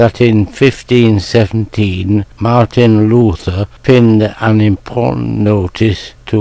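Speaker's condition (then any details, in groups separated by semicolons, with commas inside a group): Motor neuron disease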